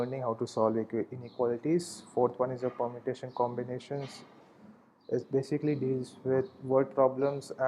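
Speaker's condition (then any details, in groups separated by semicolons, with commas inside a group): No condition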